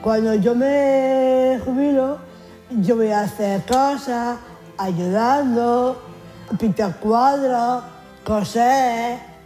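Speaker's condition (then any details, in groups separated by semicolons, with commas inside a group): Down syndrome; congenital, age 53, ageing adult; in Activa active ageing program at Asalsido Down Almería, language workshop with Maribel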